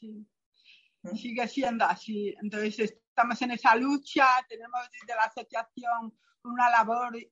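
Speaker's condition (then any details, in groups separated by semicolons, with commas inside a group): Profound bilateral hearing loss, post-meningitis profound bilateral sensorineural hearing loss; profound bilateral hearing loss from meningitis at four, cochlear implant at 30, earlier limited hearing aid; speech surprises people given deafness, childhood speech therapy abroad, relies on lip reading and facial gestures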